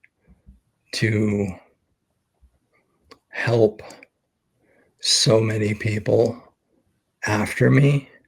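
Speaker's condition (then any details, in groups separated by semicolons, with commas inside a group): ALS; expects to lose voice very soon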